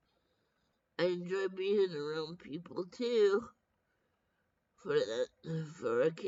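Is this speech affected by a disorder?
Yes: brain injury.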